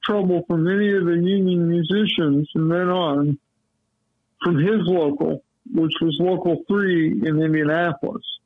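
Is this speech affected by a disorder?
Yes: cerebral palsy; lifelong.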